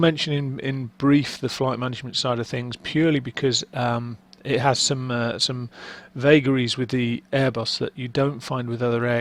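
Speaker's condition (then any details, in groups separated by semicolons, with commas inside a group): No condition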